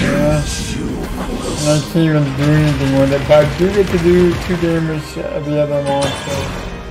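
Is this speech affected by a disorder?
Yes: cerebral palsy; affects legs.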